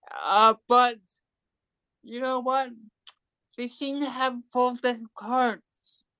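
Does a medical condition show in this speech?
Yes: cerebral palsy and hearing loss; hearing loss from birth, wobbly gait, poor hearing, broke leg on stage, emergency surgery.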